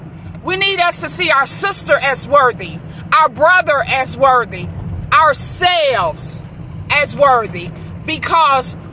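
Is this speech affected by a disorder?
No.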